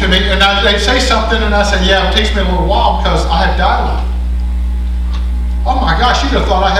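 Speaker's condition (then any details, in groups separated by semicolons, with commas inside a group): No condition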